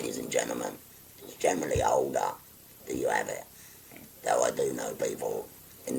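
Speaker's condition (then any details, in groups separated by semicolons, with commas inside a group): Laryngectomy; total laryngectomy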